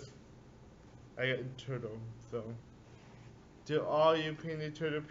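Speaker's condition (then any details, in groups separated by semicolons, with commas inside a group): Cerebral palsy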